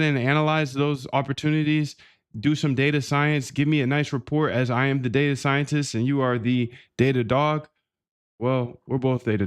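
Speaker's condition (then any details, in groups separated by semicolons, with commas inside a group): No condition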